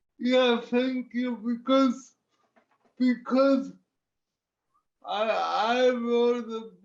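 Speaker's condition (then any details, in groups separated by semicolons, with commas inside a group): Cerebral palsy; limited use of the hands; since childhood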